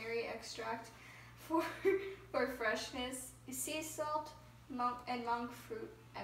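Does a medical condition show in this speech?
No.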